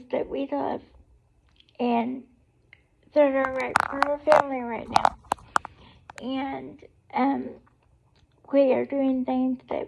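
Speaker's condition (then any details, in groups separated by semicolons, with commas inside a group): Cerebral palsy; able to talk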